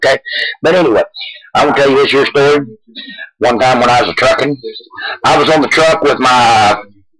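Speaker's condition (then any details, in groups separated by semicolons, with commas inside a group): No condition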